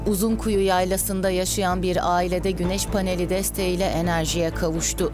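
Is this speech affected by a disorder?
No.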